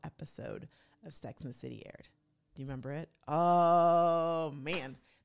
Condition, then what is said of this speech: No condition.